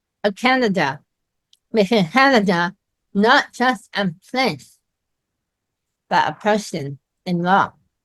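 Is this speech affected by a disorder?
Yes: myasthenia gravis.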